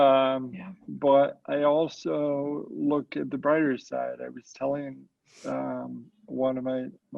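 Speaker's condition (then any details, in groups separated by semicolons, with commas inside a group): Cerebral palsy; very mild form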